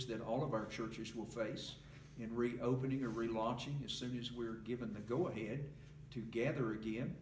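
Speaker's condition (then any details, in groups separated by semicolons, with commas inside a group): No condition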